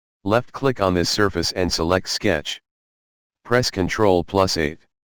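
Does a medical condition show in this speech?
No.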